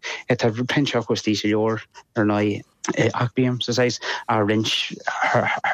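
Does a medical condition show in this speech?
No.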